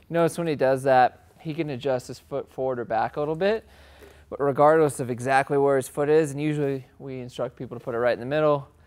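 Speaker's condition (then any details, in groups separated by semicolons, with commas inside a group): No condition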